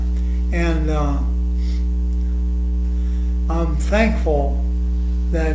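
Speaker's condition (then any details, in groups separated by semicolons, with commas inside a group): ALS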